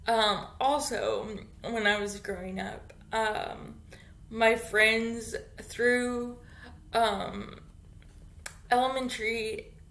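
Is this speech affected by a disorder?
Yes: cerebral palsy; infant ventilator.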